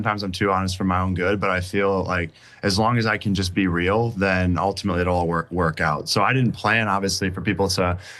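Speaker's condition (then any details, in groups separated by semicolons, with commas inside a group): No condition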